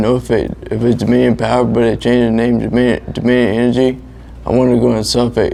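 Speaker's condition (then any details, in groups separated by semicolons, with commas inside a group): Traumatic brain injury; car accident, skull section removed for swelling, later reattached; about 18 months since injury, HBOT, neurofeedback, speech therapy; relearned talking and eating, no speech over 3 months, improved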